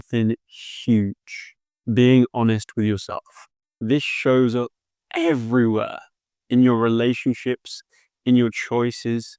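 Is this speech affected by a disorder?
No.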